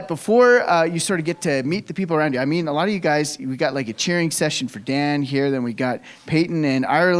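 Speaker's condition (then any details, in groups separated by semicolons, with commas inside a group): No condition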